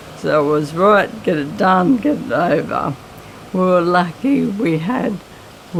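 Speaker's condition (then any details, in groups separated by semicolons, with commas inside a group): MND; voice slightly raspy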